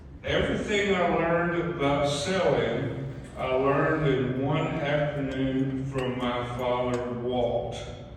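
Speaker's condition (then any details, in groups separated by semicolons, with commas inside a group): ALS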